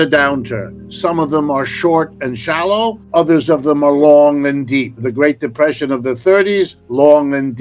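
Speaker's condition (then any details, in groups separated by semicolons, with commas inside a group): No condition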